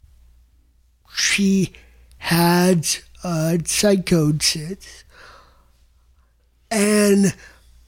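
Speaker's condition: Cerebral palsy; extensive speech therapy

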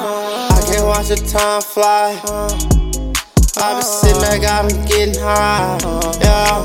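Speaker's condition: No condition

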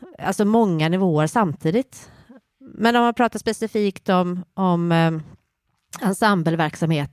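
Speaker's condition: No condition

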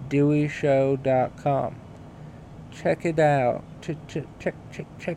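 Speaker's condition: Stutter; got through sponsor ad read fluently despite stutter, surprised by this; repeated sounds

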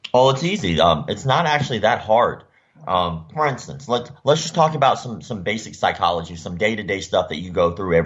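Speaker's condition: Cleft lip and palate; surgically repaired

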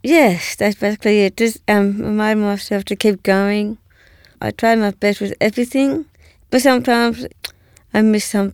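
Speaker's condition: Down syndrome; learning difficulty

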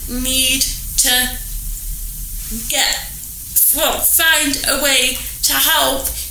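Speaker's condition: Cerebral palsy; drinking and all daily tasks

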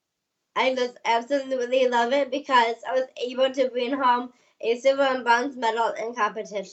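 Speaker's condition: Down syndrome

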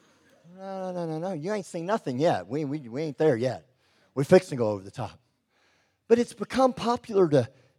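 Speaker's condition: Cleft lip and palate; congenital, present from birth; expected never to be able to speak

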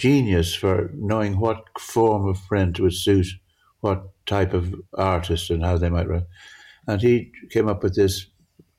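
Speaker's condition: Parkinson's; grouped objects merge together

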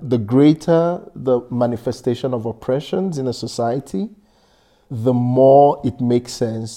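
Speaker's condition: No condition

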